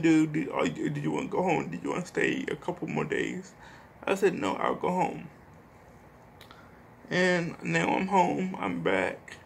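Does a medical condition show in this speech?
Yes: cerebral palsy.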